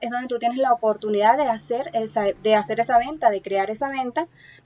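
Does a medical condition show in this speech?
No.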